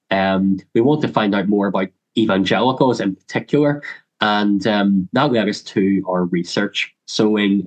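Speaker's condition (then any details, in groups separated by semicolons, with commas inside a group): Cleft lip and palate; congenital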